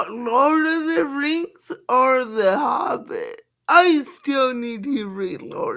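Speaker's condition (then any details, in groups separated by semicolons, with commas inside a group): Cerebral palsy; from birth, affects walking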